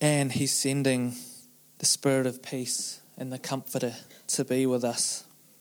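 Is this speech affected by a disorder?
No.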